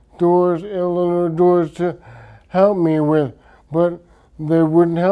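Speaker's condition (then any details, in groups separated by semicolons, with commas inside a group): Traumatic brain injury; speech affected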